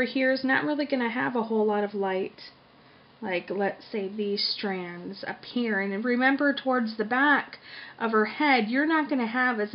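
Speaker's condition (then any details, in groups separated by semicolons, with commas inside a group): No condition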